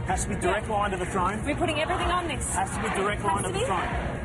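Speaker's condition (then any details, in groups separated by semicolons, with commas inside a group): No condition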